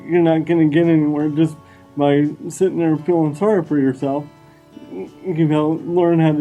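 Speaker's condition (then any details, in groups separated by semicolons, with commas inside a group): Cerebral palsy; wheelchair user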